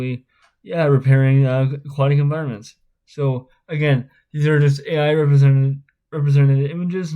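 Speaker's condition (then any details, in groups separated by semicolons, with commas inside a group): Spastic cerebral palsy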